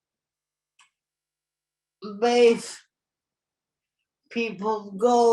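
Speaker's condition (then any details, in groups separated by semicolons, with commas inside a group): Cerebral palsy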